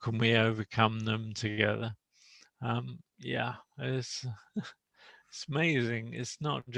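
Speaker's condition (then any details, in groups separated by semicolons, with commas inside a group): Motor neuron disease; speech a little slow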